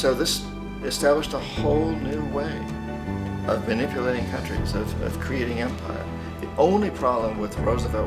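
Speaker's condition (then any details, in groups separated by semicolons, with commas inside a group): No condition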